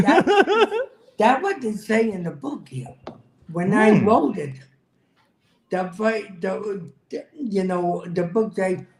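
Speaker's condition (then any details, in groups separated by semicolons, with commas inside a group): Cerebral palsy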